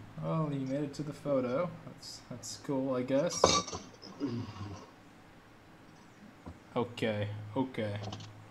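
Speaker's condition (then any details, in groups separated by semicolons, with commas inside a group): No condition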